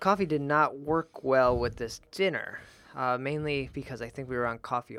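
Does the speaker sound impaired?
No.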